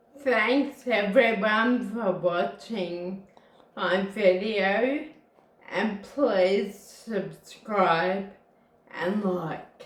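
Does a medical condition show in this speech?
Yes: Friedreich's ataxia; ankle foot orthotics, standing hoist.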